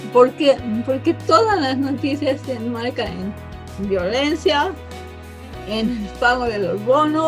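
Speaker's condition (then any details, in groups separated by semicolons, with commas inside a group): Cerebral palsy from birth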